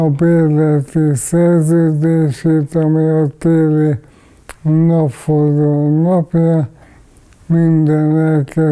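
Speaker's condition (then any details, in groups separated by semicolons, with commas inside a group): ALS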